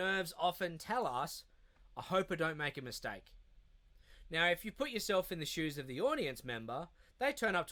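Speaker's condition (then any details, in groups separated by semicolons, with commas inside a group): No condition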